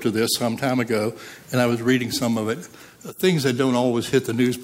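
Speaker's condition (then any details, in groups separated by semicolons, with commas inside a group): No condition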